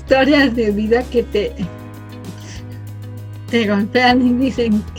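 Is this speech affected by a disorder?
Yes: cerebral palsy from birth.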